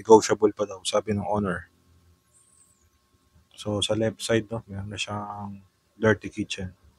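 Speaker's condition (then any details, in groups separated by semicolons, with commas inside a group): No condition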